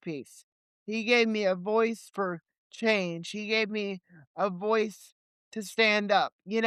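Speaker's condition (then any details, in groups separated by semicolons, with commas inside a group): Cerebral palsy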